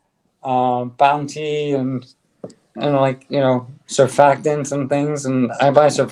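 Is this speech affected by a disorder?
Yes: ALS; on drug, stronger bite, speaks better.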